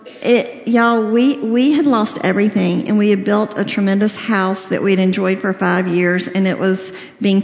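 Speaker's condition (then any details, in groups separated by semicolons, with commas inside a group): Cleft lip and palate; congenital, severe, round-the-clock feeding in infancy, surgery once birth weight reached to enable eating and talking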